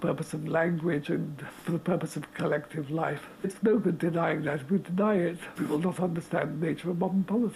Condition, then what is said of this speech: ALS (motor neuron disease). I'm speaking through a sort of air contraption which enables me to breathe.